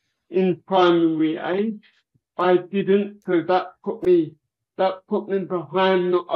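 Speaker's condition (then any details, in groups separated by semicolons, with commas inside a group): Cerebral palsy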